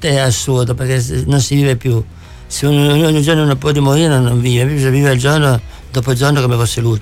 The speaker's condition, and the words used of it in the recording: Parkinson's disease. Parlo male, non riesco quasi a camminare.